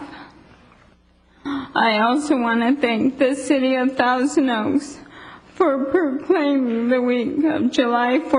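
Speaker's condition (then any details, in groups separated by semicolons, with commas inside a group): ALS; speech audibly affected, swallowing and breathing issues, worsening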